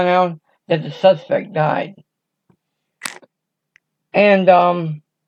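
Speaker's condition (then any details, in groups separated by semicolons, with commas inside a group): Cerebral palsy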